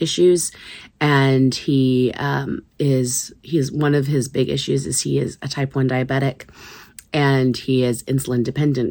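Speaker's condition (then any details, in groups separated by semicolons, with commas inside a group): No condition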